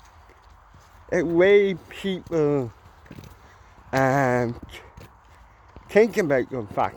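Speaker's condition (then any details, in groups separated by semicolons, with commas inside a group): Cerebral palsy; mild, ataxic type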